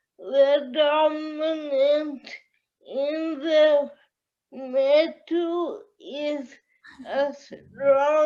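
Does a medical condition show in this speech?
Yes: cerebral palsy.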